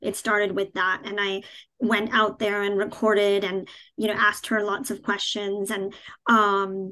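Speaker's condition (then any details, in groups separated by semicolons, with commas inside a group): Cleft palate; not visible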